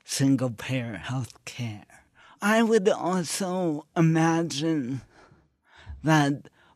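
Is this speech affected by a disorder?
Yes: cerebral palsy; present from birth, brain cells died at birth, hand tremor, intense muscles, balance and coordination affected; over 50 years since birth; slurred speech, slurring tongue.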